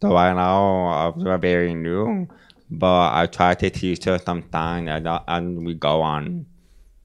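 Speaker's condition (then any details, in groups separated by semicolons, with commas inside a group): Profound deafness; congenital profound bilateral deafness, childhood right ear trauma causing headaches, formerly two hearing aids, now one; hears noises like clapping, cannot understand conversation, lip reads, unfamiliar words typed, uses American Sign Language; speech therapy about an hour a day until high school graduation, learned pronunciation, speaks very well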